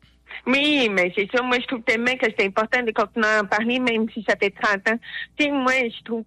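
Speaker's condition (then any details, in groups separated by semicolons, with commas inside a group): Hard of hearing; not very visible, daily obstacles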